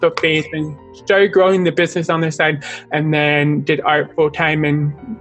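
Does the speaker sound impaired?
Yes: deafness; born deaf both ears, implant at 13, speech therapy ages 2-3 to 10-11, redone after implant; struggles with speaking, no full sentences until age five, sign language learned later, still has accent.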